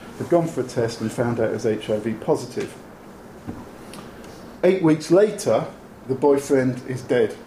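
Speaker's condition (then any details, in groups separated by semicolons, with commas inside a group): No condition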